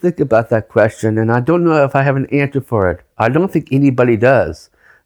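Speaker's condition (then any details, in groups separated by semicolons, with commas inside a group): Down syndrome; genetic, from birth, developmental, childhood physical and fine motor therapists filmed monthly home visits; experienced public speaker, speaking publicly called a talent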